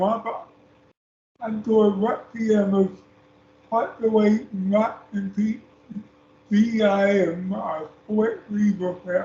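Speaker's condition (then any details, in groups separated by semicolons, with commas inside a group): Speech impairment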